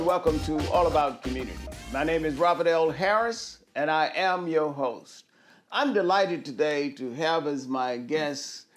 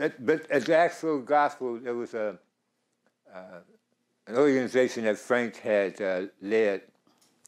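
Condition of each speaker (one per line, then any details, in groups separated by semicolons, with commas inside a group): No condition
Tongue cancer; two types of radiation, later neck cancer, neck surgery; many years since diagnosis, survivor; dry mouth overcome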